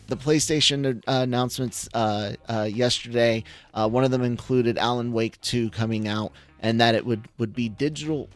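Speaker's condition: No condition

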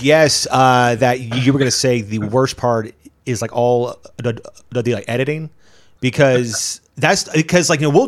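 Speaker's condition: Stutter; described by himself as everywhere; repeated sounds

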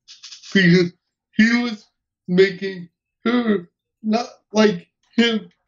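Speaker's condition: Cerebral palsy; uses wheelchair, hearing intact

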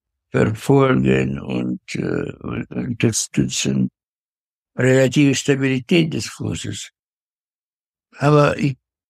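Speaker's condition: Parkinson's disease; forgets words mid-sentence

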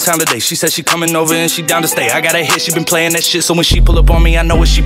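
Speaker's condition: No condition

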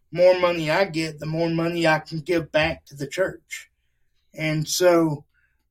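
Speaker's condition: Cerebral palsy; wheelchair user

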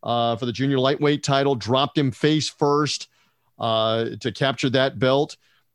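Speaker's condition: No condition

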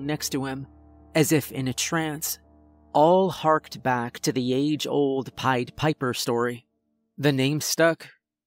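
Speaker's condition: No condition

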